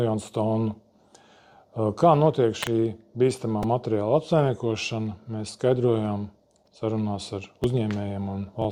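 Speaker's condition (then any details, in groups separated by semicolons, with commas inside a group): No condition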